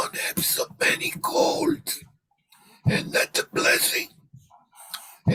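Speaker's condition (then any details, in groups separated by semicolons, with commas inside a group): Laryngectomy; tracheoesophageal voice prosthesis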